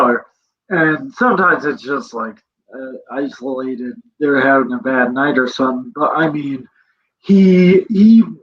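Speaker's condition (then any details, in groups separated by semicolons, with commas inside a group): Cerebral palsy; present from birth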